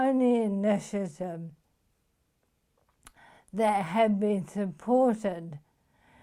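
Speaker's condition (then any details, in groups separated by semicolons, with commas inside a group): Motor neuron disease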